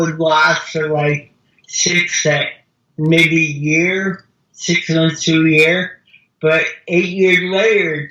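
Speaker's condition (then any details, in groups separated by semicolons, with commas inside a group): Cerebral palsy; wheelchair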